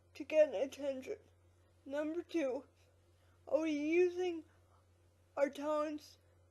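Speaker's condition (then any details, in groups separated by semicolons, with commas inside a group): Quadriplegic cerebral palsy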